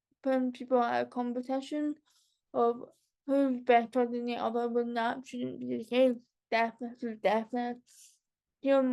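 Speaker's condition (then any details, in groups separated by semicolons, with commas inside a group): Cerebral palsy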